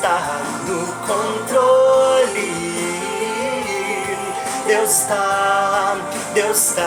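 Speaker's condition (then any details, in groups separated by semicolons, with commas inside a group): No condition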